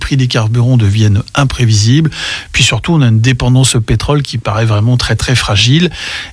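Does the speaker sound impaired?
No.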